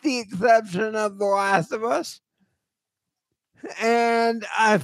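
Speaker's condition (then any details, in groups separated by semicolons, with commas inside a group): Cerebral palsy; voice always shot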